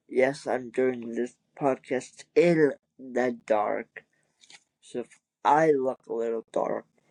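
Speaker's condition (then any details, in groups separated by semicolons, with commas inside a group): Cerebral palsy; wheelchair user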